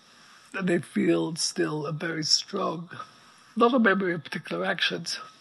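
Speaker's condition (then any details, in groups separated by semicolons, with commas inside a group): ALS; wheelchair six months after diagnosis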